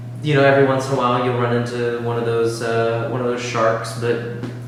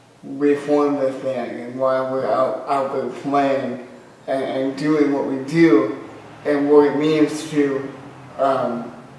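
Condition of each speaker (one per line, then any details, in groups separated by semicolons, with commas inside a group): No condition
Cerebral palsy; present from birth, left side limited, left hand immobile, multiple surgeries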